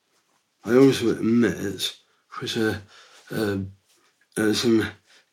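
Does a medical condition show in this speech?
Yes: Down syndrome; from birth.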